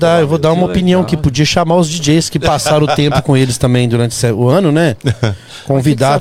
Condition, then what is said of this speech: No condition.